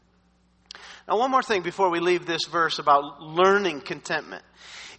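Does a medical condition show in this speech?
No.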